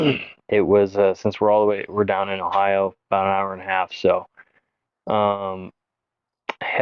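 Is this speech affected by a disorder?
No.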